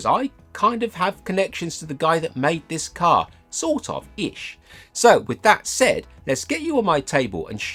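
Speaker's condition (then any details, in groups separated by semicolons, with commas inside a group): No condition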